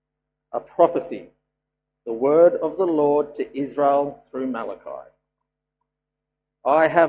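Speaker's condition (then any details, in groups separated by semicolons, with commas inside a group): No condition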